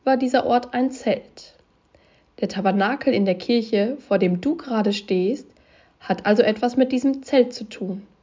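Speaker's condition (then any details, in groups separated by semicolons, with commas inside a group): No condition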